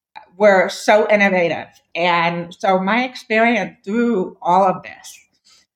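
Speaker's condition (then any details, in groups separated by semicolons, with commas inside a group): Deafness; permanently deaf without implants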